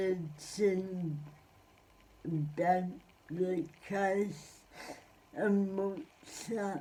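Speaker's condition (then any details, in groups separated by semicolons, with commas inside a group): Cerebral palsy; spastic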